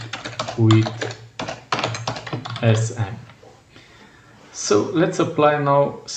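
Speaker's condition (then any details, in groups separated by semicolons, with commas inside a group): No condition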